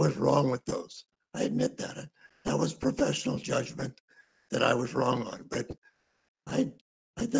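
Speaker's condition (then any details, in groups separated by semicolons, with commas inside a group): Thyroid cancer surgery; raspy voice, speech somewhat affected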